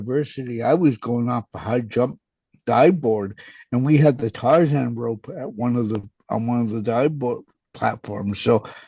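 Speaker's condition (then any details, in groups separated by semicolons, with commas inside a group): Cerebral palsy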